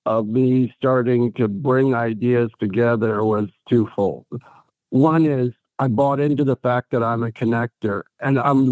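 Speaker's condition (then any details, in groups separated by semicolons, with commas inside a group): ALS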